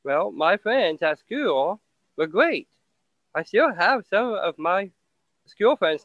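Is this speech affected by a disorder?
Yes: Down syndrome; genetic, extra copy of chromosome 21, present from birth, no surgeries; communicates very clearly per host, experienced giving many speeches.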